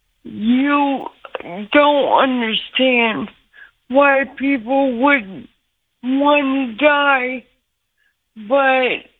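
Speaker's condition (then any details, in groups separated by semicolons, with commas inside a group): Aphasia after two strokes; two strokes last year; had to relearn talking from scratch, feels speech still sounds impaired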